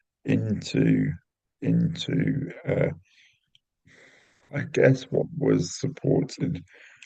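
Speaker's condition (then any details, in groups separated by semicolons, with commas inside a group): Cerebral palsy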